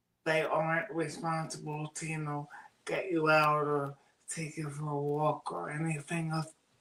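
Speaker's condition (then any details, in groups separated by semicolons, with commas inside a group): Cerebral palsy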